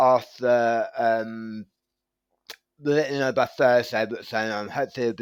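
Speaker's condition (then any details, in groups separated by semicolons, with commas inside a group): Tongue cancer surgery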